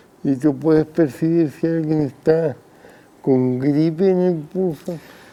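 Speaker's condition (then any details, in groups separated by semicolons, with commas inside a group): Cerebral palsy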